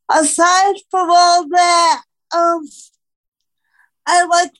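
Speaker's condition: Cerebral palsy; oxygen loss during emergency birth

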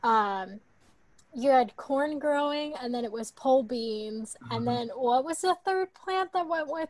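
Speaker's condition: No condition

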